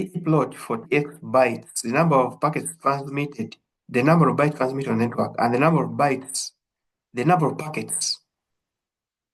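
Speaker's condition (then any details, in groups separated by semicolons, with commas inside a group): No condition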